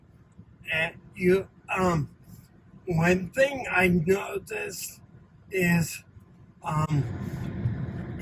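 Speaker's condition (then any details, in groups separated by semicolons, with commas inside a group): Ataxia; acquired form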